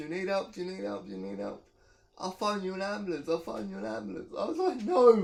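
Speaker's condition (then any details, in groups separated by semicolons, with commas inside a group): Cerebral palsy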